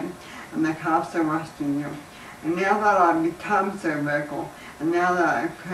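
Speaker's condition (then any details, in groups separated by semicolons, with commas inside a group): ALS; lost use of arms; terminal stage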